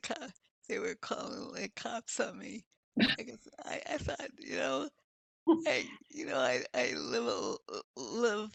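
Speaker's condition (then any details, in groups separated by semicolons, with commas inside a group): Multiple sclerosis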